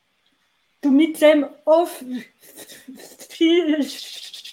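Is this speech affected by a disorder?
Yes: stuttering; led to rejection from computer science master's program; here prolonged sounds, blocks.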